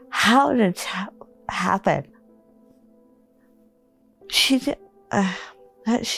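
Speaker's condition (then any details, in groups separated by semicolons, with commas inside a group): Cerebral palsy; mild cerebral palsy, affects motor skills, coordination sometimes, speech therapy until high school, one-on-one school help; affects voice and speech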